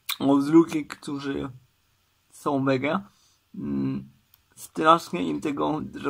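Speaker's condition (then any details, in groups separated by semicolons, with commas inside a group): Cerebral palsy; uses wheelchair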